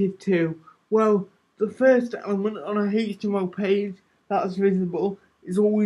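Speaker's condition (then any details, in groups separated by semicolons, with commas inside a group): Cerebral palsy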